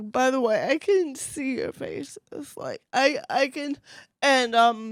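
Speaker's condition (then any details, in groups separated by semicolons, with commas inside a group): Cerebral palsy, mild; affects voice and one hand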